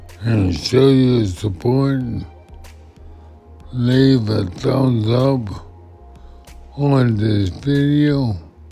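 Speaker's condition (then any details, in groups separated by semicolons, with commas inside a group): Multiple sclerosis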